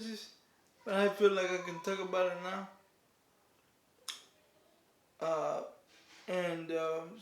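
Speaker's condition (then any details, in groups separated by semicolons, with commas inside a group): Cerebral palsy; declined offered surgery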